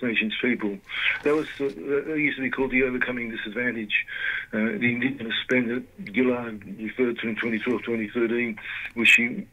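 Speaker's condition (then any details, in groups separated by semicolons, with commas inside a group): Parkinson's disease; limited capacity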